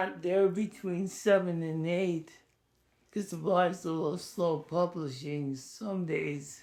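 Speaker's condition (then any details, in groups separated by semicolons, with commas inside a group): ALS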